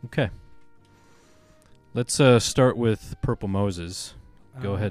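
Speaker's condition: No condition

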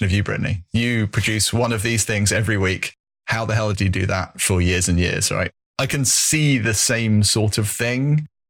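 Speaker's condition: No condition

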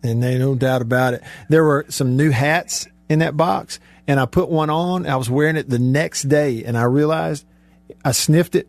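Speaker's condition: No condition

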